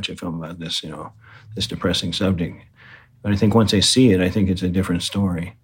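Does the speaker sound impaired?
Yes: Parkinson's disease; right-side weakness at onset, heavy weightlifting slows progression.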